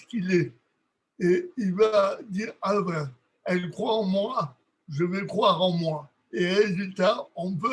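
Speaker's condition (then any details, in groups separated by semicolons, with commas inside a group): Cerebral palsy; from birth, lack of oxygen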